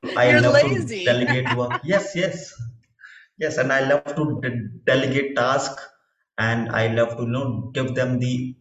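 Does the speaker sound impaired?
Yes: stuttering; childhood onset, talked little while growing up, stopped avoiding stuttering in last 18-20 months; full acceptance of stuttering, public speaker, better at articulating views with more speaking exposure; variable, some situations without stuttering, stutters a lot in some social settings; here repeated sounds, prolonged sounds.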